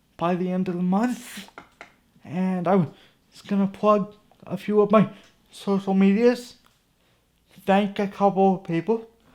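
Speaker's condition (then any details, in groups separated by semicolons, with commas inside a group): Cerebral palsy; from birth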